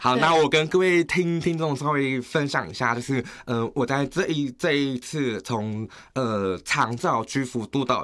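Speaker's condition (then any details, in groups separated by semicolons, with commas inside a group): Hearing impairment, acquired, progressive; slight accent, taken for ABC, Southeast Asian or overseas Chinese, word order and naturalness normal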